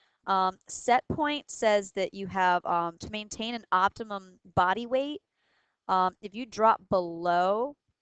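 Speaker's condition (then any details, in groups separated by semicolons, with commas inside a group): No condition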